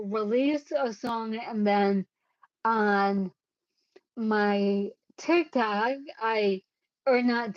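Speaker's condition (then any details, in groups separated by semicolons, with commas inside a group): Cerebellar ataxia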